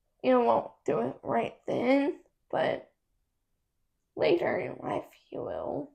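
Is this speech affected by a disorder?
Yes: cerebral palsy; affects muscles.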